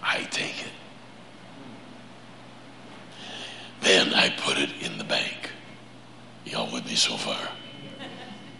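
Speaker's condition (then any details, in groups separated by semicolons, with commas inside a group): Laryngeal cancer; deep raspy 'Batman voice'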